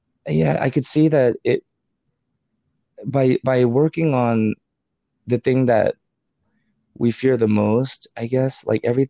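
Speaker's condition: Stutter; stuttering and stage fright when first speaking to groups, practices at Brookhaven Toastmasters club; stutters only occasionally, worse when overexcited, words come out too fast to keep up; repeated words, blocks

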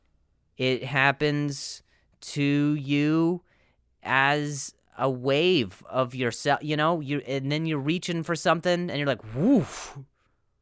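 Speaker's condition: Stutter; vocal contusion and major concussion, seen by neurologist, chiropractor, physical therapist; stutters sometimes, abbreviates words, less stuttering when comfortable, stutters most around uncomfortable family; prolonged sounds

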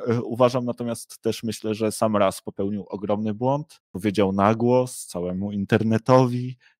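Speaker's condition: No condition

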